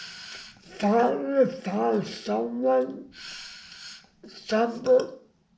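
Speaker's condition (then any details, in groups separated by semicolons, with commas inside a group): Brain injury; neck operations for aspiration, speaking valve, throat muscles affected; over four decades since injury, hospitalized 4 to 5 years; speaks poorly, pushes air past vocal cords with fingers, aspirates saliva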